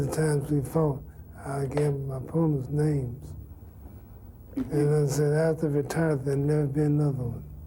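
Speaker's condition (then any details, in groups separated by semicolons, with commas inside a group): Parkinson's syndrome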